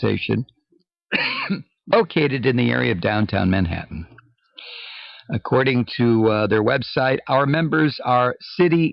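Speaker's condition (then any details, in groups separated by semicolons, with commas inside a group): No condition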